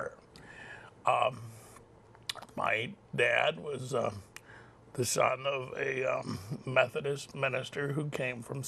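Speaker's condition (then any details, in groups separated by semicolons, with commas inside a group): Cerebral palsy; lifelong, classic cerebral palsy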